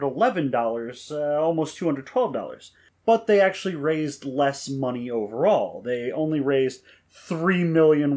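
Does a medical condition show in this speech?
No.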